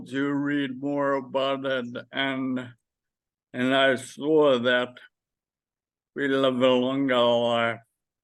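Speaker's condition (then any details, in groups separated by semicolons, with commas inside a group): Friedreich's ataxia; does voice exercises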